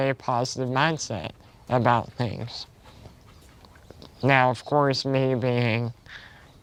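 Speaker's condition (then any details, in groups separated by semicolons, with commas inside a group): Spinal muscular atrophy type two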